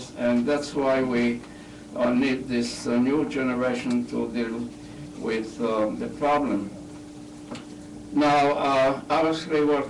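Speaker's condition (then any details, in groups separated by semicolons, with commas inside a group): No condition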